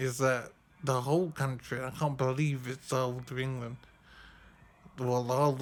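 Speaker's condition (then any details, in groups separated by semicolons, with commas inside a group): Brain injury; affects cognition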